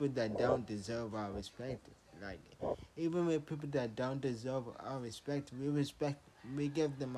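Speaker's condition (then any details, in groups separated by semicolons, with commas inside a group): Traumatic brain injury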